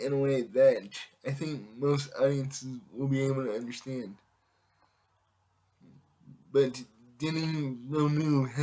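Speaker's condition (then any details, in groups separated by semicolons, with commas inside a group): Cerebral palsy; able to speak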